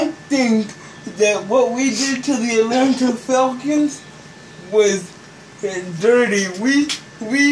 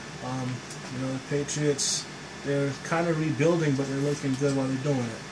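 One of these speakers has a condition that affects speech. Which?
The first: cerebral palsy.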